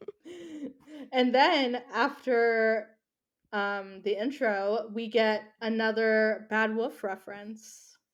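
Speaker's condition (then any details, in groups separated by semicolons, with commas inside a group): No condition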